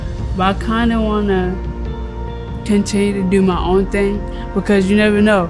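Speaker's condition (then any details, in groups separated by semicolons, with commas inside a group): Cerebral palsy; cerebral palsy with seizures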